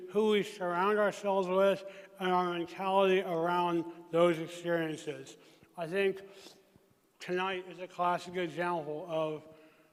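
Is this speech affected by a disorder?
Yes: traumatic brain injury.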